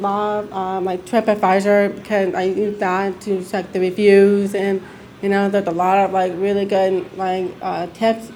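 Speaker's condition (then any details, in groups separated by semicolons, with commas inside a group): Deafness; signs with family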